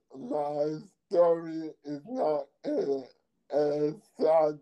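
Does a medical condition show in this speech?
Yes: ALS; diagnosed at age 27; nearly 10 years since diagnosis, progressing, still speaking with own voice; voice box going, slurred speech, speaks very slowly, hard to hear.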